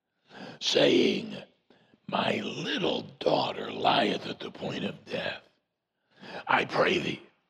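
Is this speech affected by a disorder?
Yes: voice box removal needed; vocal cord cancer, prior chemo and radiation, 35 treatments over about seven weeks; voice box removal advised, saw doctor for more details; voice self-described as Batman voice, expects R2-D2-like voice after removal.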